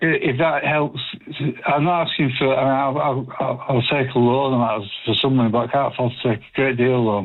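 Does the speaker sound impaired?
Yes: Parkinson's disease; hereditary form, long-standing, degenerative, will never get better; uses walker, thrown off balance on ramp, risk of falling, cannot physically do former tasks.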